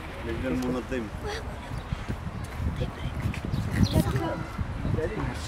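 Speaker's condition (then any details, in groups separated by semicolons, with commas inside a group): No condition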